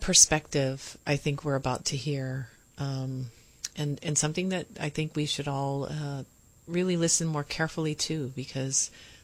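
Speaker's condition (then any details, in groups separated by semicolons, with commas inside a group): No condition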